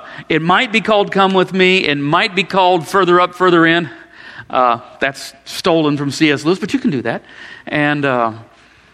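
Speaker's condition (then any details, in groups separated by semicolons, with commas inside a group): No condition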